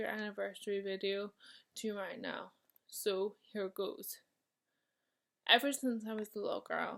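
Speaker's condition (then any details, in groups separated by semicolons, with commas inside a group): Motor neurone disease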